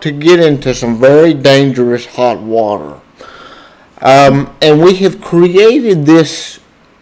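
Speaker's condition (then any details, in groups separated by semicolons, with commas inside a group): Cerebral palsy, spastic diplegia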